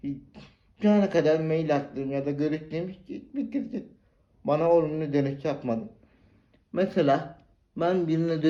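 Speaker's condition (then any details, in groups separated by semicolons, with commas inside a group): Cerebral palsy; spastic type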